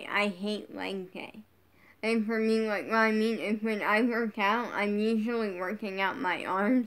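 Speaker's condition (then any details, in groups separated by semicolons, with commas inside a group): Brain injury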